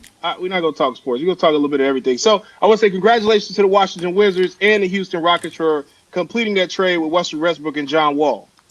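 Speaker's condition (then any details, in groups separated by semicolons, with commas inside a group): No condition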